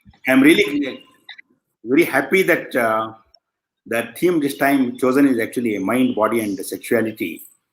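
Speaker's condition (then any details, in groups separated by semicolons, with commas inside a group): No condition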